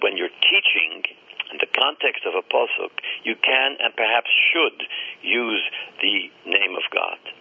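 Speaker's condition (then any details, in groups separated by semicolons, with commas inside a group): No condition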